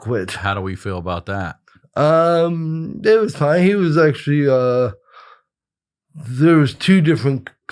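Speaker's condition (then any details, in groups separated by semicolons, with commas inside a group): Cerebral palsy; present from birth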